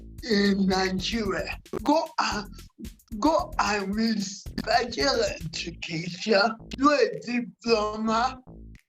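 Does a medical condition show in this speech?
Yes: cerebral palsy; affects speech, often hard to understand.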